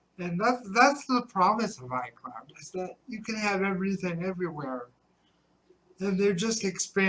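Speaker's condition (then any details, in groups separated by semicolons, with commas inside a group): Cerebral palsy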